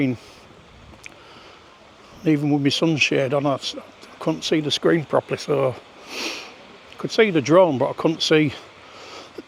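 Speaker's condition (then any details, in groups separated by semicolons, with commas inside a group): No condition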